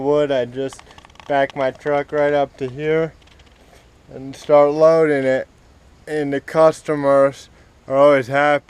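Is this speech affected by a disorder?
Yes: cerebral palsy.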